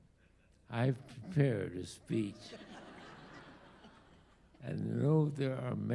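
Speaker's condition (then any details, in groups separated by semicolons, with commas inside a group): ALS; diagnosed about two years ago, late onset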